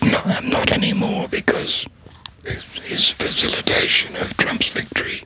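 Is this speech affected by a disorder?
Yes: laryngectomy, voice prosthesis.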